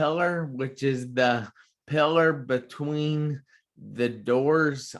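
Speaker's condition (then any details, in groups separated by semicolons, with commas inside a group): Traumatic brain injury; tracheotomy, ventilator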